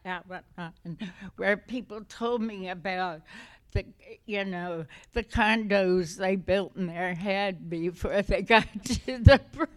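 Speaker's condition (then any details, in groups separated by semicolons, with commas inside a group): Essential tremor; voice affected, may be hard to understand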